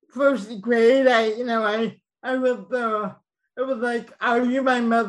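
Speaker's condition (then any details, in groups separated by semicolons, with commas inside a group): Cerebral palsy, mild; speech mildly affected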